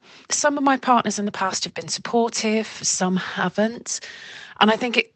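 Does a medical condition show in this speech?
No.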